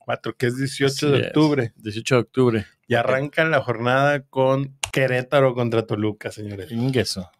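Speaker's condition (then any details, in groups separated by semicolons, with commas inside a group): No condition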